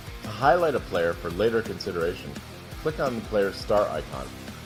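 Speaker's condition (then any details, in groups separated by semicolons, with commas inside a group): No condition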